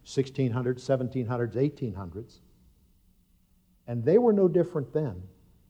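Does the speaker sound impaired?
No.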